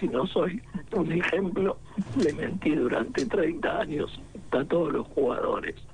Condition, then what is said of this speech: Laryngectomy. Ahí empecé, yo hablo con voz esofágica, es muy difícil de poder volver